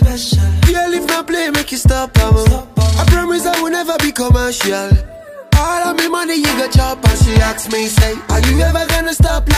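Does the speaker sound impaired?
No.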